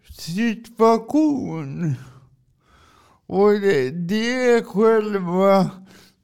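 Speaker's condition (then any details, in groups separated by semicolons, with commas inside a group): Cerebral palsy; drives adapted car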